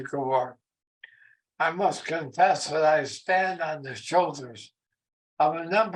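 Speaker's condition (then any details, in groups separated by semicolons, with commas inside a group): ALS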